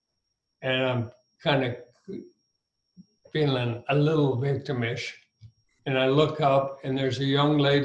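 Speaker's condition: ALS; ALS with throat onset

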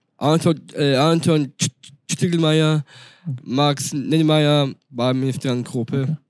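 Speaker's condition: Down syndrome; congenital

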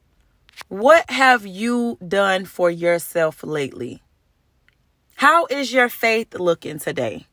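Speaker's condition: No condition

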